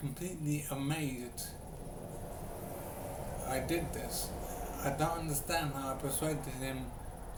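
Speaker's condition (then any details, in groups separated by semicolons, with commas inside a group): Brain injury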